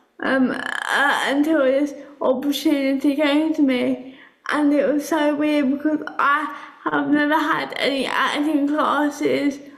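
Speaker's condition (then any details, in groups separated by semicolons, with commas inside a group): Cerebral palsy; speech impediment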